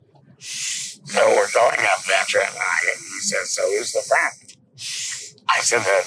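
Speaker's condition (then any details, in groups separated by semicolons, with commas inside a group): Laryngectomy; esophageal speech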